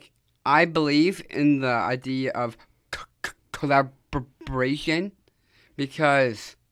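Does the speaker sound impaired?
Yes: Down syndrome; from birth.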